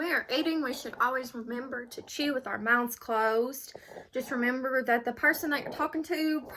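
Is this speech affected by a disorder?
No.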